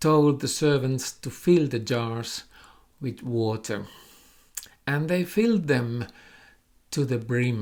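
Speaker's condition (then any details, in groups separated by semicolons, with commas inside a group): No condition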